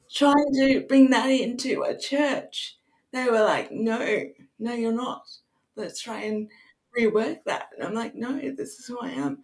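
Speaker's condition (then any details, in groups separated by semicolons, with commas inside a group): Cerebral palsy; wheelchair user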